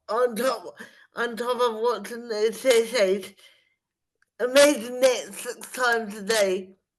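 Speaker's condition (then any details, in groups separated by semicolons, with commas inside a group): Spastic cerebral palsy; spastic form, hemiplegia and quadriplegia, wheelchair user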